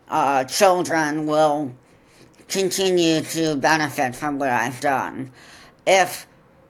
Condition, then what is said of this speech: Deafness. Well, and you're an excellent and very good conversationalist.